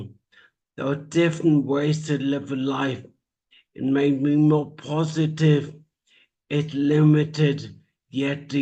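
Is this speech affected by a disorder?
Yes: traumatic brain injury; speech.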